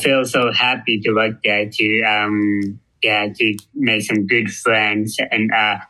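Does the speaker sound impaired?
Yes: Down syndrome; intellectual disability.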